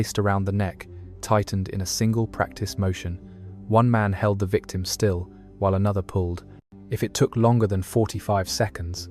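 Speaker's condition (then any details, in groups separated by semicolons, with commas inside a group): No condition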